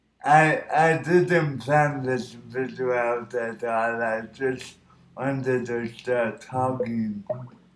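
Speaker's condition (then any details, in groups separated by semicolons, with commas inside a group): Cerebral palsy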